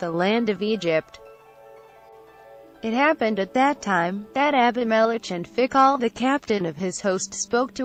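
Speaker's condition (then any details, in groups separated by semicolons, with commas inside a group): No condition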